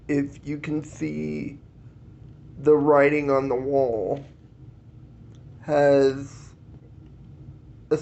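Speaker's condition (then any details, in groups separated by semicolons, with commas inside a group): Cerebral palsy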